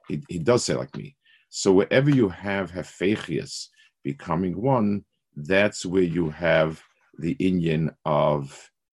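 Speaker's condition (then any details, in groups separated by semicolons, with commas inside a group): No condition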